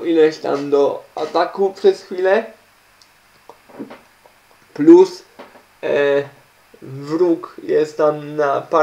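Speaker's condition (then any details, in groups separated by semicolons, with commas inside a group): Cerebral palsy; uses wheelchair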